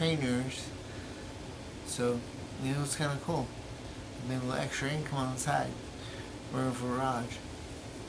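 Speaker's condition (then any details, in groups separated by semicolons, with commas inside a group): Brain injury; memory greatly affected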